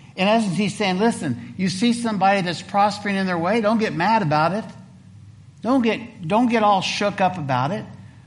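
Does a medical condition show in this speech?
No.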